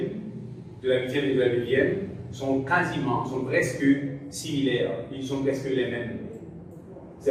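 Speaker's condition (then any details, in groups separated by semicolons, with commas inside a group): No condition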